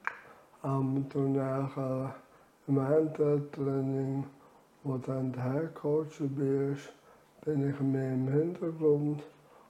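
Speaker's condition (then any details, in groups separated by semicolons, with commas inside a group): ALS; reduced air makes talking effortful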